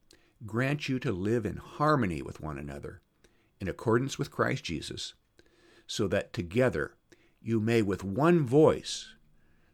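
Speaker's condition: No condition

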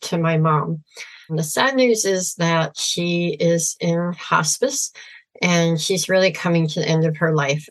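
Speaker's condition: Severe cleft palate, cleft lip and palate

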